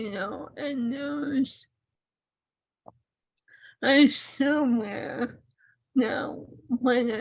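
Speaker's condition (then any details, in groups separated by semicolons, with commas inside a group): ALS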